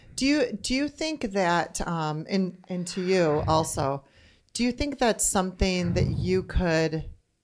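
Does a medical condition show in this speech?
No.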